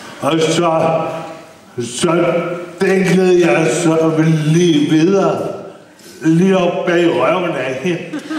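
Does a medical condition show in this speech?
Yes: brain injury.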